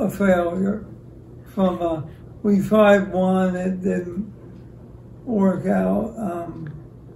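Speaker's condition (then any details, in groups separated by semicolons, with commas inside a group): ALS; about 25 years since diagnosis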